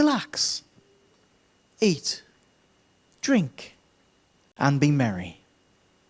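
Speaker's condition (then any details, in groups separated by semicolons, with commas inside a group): No condition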